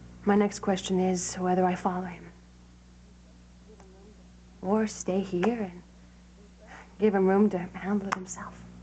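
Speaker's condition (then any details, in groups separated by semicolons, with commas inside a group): No condition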